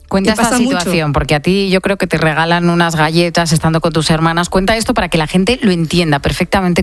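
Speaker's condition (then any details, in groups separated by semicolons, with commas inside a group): No condition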